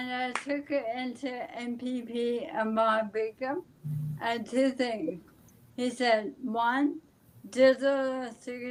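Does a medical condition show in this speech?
Yes: ALS.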